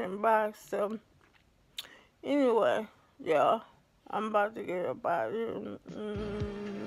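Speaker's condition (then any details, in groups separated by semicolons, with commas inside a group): ALS; affects hands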